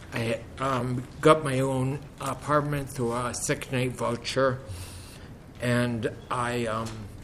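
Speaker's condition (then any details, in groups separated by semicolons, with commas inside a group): PML brain virus, progressive multifocal leukoencephalopathy; PML brain virus diagnosed about 18 years ago, HIV positive about 29 years, poor balance; speech impairment caused by PML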